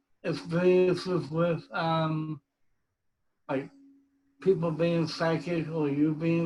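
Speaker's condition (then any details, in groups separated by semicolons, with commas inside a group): Cerebral palsy; from birth; speech impediment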